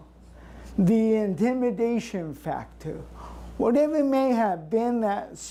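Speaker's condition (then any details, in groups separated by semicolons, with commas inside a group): Cerebral palsy; since birth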